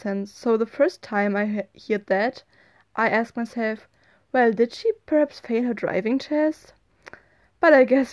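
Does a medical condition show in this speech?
No.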